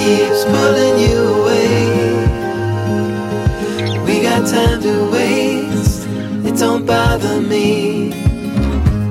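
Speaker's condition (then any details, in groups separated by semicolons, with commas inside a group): No condition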